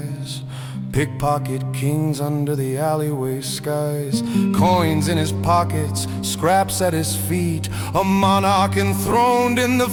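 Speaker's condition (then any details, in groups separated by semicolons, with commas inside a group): No condition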